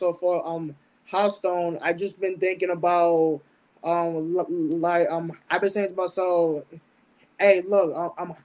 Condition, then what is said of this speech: Stuttering. Sometimes living in the spectrum is a little bit hard to socialize with people, and the reason why I find it a little bit challenging to hang around people is because number one, I have like a low little speech impediment that I had since I was like, oh, I'm 10 years old.